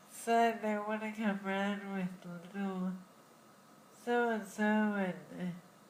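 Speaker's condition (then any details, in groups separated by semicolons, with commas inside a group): Friedreich's ataxia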